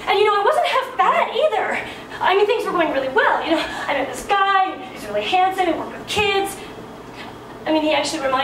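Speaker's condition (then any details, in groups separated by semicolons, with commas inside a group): No condition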